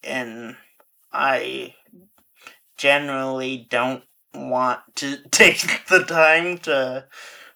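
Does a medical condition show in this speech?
Yes: Friedreich's ataxia; diagnosed at age 17 or 18 in final high school year, earlier uncoordinated and clumsy, progressive; clinical trial participant, rapid physical decline after diagnosis.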